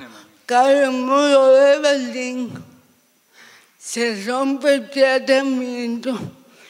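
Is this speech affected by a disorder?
Yes: severe cerebral palsy.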